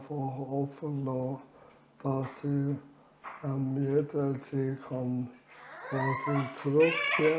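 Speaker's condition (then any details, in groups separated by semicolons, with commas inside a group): Amyotrophic lateral sclerosis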